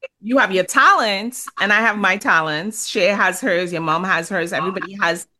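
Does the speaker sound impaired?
No.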